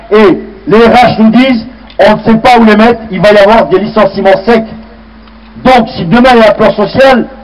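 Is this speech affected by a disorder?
No.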